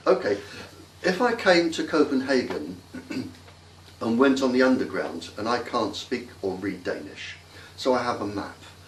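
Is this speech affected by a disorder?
No.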